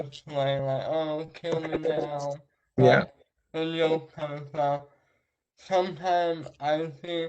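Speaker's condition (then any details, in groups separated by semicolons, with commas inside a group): Traumatic brain injury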